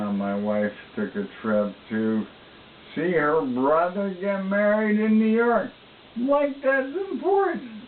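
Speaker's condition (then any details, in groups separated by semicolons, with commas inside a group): ALS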